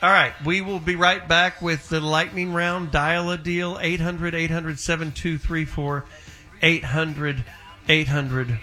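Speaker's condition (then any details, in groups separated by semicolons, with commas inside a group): No condition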